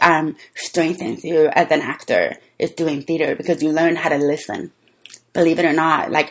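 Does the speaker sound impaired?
Yes: deafness; deaf since childhood; speaks well, learned speech through childhood lessons with visual computer speech feedback.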